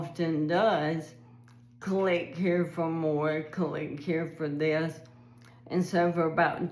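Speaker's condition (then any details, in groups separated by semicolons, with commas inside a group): ALS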